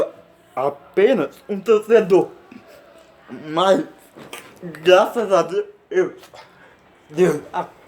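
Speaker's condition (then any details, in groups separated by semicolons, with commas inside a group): Cerebral palsy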